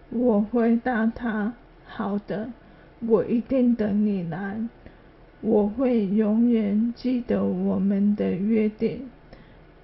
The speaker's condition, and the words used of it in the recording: ALS (motor neuron disease). 我说话速度变慢，声音变小，我不但不能再去健身房，也因为体力差，去不了长时班。